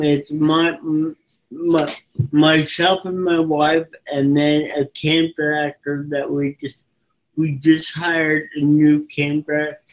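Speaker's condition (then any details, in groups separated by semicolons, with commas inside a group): Cerebral palsy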